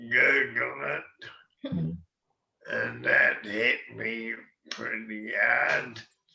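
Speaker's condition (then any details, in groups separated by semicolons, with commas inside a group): MND; slower progressing form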